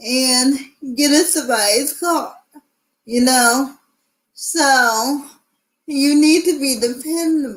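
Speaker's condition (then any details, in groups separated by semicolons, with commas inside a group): Cerebral palsy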